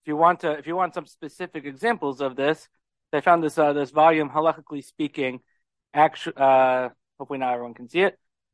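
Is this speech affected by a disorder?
No.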